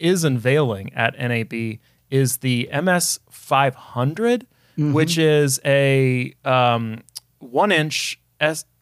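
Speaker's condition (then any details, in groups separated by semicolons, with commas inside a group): No condition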